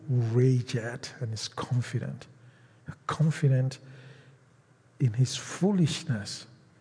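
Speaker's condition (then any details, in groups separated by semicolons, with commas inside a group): No condition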